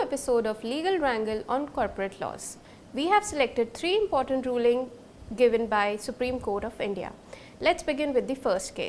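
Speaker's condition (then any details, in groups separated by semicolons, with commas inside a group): No condition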